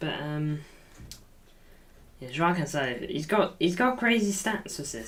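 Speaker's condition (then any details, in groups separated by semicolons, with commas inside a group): No condition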